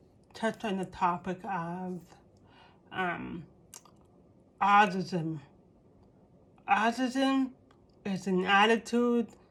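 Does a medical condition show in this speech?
Yes: cerebral palsy.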